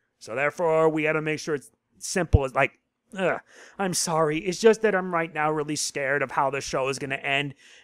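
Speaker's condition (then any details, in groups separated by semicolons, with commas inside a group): No condition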